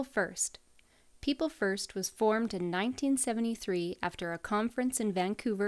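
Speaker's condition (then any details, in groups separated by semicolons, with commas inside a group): No condition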